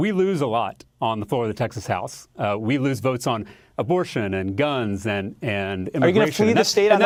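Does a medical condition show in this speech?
No.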